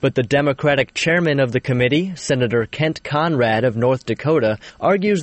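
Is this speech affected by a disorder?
No.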